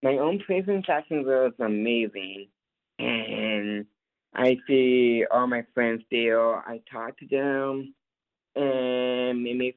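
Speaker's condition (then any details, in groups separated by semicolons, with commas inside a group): Down syndrome; describes self as very capable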